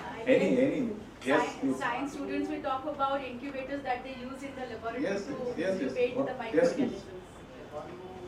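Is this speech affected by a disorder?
No.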